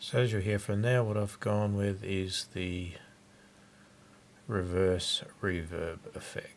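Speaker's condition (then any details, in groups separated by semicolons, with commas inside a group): No condition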